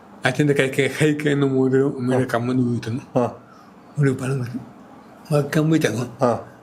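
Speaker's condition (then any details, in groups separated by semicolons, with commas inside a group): Cerebral palsy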